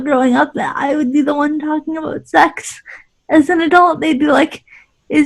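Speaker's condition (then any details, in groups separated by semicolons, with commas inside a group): Cerebral palsy; quadriplegic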